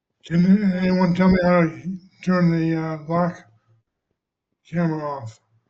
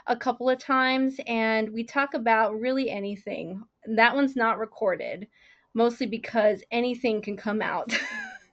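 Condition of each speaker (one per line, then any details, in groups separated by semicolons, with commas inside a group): Non-relapsing progressive MS; no medication
No condition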